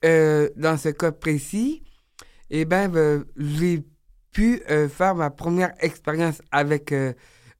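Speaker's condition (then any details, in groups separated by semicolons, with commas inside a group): Down syndrome; age 30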